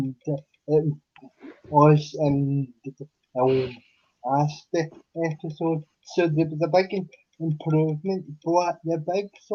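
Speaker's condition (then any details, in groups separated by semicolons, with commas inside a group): Cerebral palsy; unable to walk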